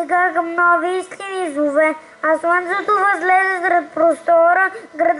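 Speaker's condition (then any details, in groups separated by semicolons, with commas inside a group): No condition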